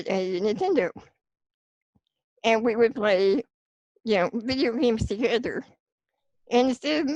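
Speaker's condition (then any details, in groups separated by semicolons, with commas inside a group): Spinal muscular atrophy; type 2, since childhood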